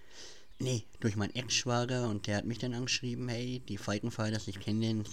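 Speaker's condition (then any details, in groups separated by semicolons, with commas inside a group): Cleft palate; present since childhood; speech impediment, listeners messaged that he cannot be heard, mimicked at school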